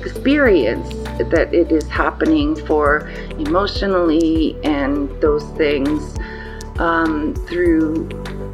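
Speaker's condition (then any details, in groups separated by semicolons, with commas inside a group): Aphasia after stroke; aphasia from stroke at 54, sudden onset one morning with only nonsense words, no physical deficits; word-finding difficulty, word substitutions, loses all words sometimes, speaking harder when tired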